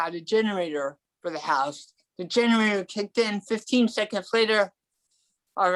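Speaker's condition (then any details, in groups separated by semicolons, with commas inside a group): Cerebral palsy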